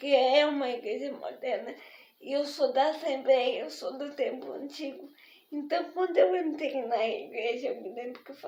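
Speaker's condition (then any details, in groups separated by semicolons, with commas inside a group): Spastic diplegic cerebral palsy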